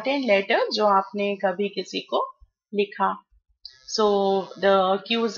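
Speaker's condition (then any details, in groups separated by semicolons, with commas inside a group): No condition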